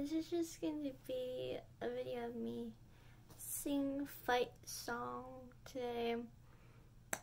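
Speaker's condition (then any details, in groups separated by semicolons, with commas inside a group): Cerebral palsy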